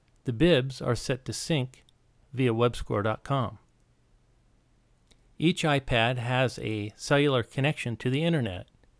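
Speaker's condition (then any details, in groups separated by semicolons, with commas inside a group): No condition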